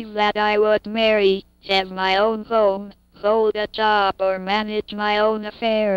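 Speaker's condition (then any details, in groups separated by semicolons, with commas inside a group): Cerebral palsy; cannot speak, communicates via word boards and facial expressions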